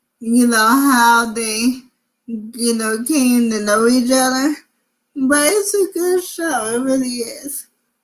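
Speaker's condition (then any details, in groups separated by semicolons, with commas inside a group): Cerebral palsy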